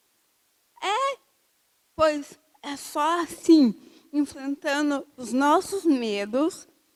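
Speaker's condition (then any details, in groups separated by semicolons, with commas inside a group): Cerebral palsy; from birth, uses wheelchair; 38 years old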